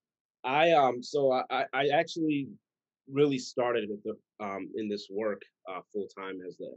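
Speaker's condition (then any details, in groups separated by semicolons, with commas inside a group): No condition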